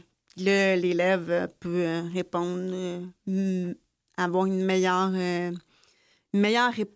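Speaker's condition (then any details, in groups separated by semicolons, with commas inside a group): Deafness; hearing aids, learned LPC (Langage Parlé Complété), LSQ from Cégep, school with hearing pupils from age 6; speaks and communicates orally, loses track in multi-speaker settings, later used LSQ interpreters in class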